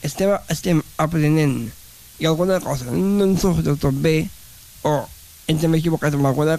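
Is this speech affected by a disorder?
Yes: Down syndrome; extra chromosome, different learning pace, aged 30; describes self as very talkative.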